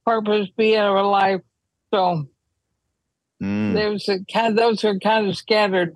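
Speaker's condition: ALS; wheelchair use when traveling

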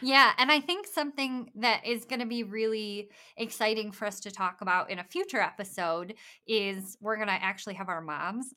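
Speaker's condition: Bilateral cleft lip and palate; congenital complete bilateral cleft lip and palate, hard and soft palate, no palate at birth, lamb's nipple feeding

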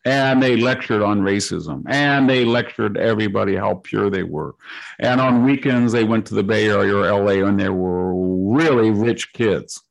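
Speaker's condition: No condition

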